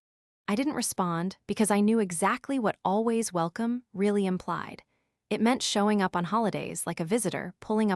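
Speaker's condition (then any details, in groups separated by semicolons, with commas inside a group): No condition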